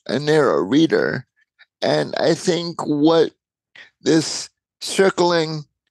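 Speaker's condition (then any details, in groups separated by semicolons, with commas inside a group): Cerebral palsy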